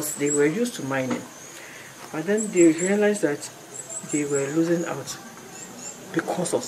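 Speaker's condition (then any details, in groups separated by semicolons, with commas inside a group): No condition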